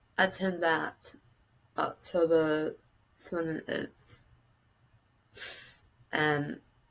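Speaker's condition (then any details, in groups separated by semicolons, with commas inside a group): Tongue cancer with glossectomy; squamous cell carcinoma, 85% tongue removed, thigh flap, neck dissection, teeth removed; recurrence, post surgery and proton therapy, 10-15% tongue base remains; no oral cavity movement, relearned talking and swallowing, forced swallow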